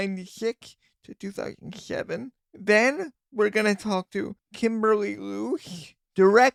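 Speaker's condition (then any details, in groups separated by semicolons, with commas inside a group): Cerebral palsy; physical disability; voice sometimes sounds childlike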